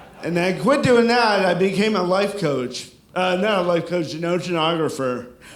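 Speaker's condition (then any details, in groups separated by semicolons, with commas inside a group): Cerebral palsy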